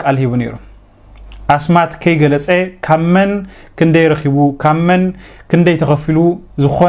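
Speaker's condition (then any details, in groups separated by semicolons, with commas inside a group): No condition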